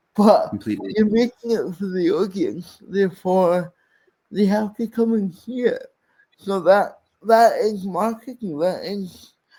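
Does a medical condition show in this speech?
Yes: cerebral palsy; from birth, birth brain injury, affects coordination, speech, balance, wheelchair; speech impairment.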